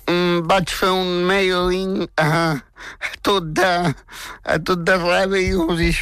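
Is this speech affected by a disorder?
Yes: spastic tetraplegic cerebral palsy; from birth, twin embryo died in complex pregnancy, premature, wheelchair user, much physiotherapy; very talkative since age 3, worked hard to make people understand speech.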